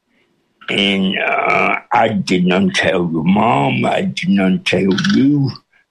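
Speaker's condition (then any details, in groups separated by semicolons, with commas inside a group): Cerebral palsy with speech impediment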